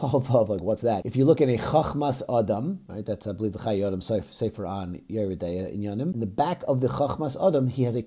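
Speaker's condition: No condition

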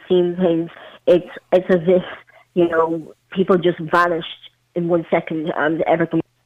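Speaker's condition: Cleft palate; congenital

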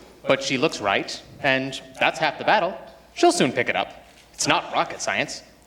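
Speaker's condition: No condition

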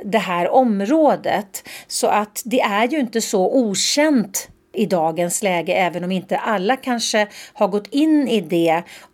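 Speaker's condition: No condition

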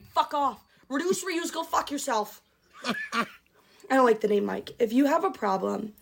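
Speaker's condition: Tourette syndrome; Tourette syndrome with swearing vocal tics (coprolalia); tics flaring heavily while discussing tics and cussing in this clip; vocal tics with swear words and repeated phrases, worse when talking about tics or cussing

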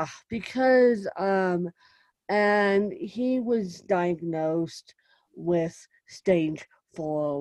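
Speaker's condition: Cerebral palsy; will not go away

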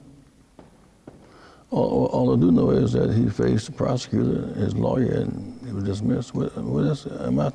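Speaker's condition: Parkinson's disease; speech therapy

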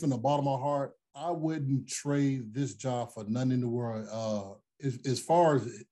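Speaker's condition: No condition

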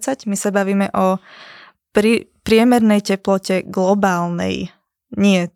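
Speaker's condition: No condition

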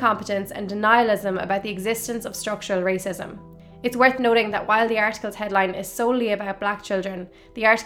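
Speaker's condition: No condition

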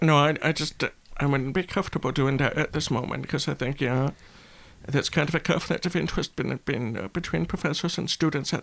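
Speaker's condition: Deafness; brown cochlear implant on side of head

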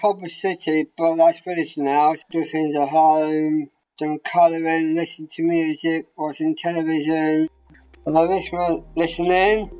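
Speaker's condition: Down syndrome; congenital, present since birth

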